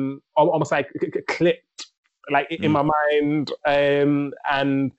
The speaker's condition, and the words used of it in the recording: Stuttering. And so I actually started to employ those rhythmic techniques in my everyday speech, and that became a way of me actually being able to communicate without stammering and having fun with it.